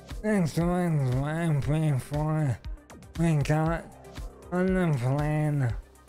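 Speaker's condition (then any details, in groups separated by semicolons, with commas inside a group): ALS; stem cell treatment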